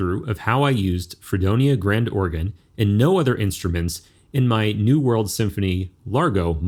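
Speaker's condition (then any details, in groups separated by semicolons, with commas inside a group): No condition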